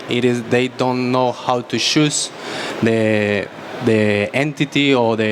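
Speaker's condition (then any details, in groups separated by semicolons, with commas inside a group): No condition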